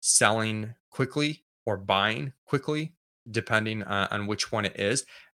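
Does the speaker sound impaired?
No.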